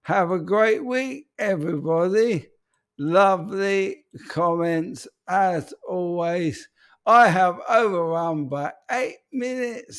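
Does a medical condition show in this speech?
Yes: ALS; speech.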